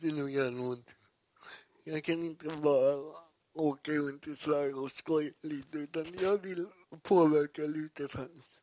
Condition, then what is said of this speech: Cerebral palsy. Men jag har haft jättesvårt att säga Stockholm.